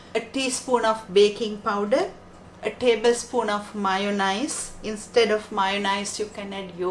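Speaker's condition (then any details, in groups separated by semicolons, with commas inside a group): No condition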